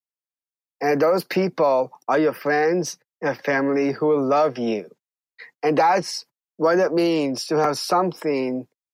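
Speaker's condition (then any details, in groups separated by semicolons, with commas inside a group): Down syndrome; congenital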